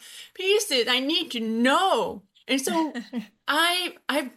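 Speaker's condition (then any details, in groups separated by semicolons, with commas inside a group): Usher syndrome, born deaf; Usher syndrome type 2, deaf or hard of hearing from birth, hearing aids from age 2, sign language; diagnosed at 19, retinitis pigmentosa, night blindness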